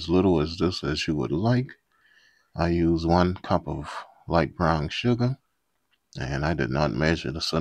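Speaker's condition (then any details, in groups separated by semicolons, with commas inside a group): No condition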